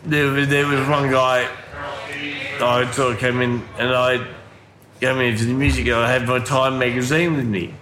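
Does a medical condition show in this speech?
Yes: ataxia from brain damage; acquired cerebellar brain damage at university, pelvic fractures, internal injuries, 2 years hospital, rehab, physio, speech therapy; slurred voice, often taken for drunk.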